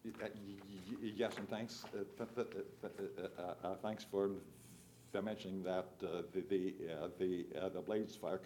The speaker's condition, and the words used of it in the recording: Stuttering. You're going to have to forgive me just a little bit. I stutter.